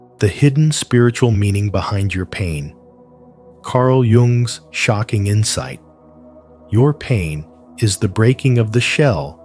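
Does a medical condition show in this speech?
No.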